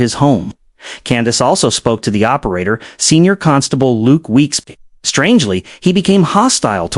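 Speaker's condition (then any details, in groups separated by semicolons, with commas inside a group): No condition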